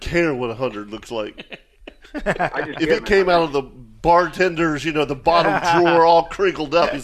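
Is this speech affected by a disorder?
No.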